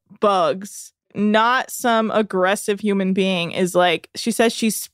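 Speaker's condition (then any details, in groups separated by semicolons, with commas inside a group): No condition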